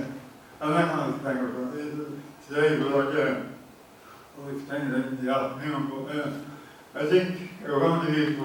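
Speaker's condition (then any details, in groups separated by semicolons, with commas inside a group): Cerebral palsy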